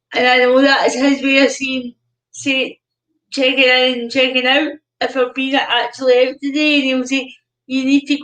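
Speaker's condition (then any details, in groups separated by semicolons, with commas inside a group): Cerebral palsy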